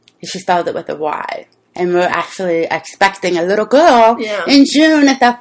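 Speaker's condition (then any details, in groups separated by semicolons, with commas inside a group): Deafness; deaf since childhood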